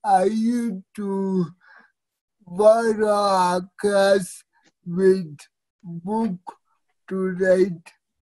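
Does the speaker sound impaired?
Yes: cerebral palsy; fine motor skill challenges, typed assignments and projects up to degree via digital advisory and learning center.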